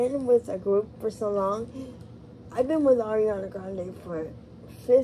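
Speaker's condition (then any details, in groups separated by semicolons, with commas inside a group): Cerebral palsy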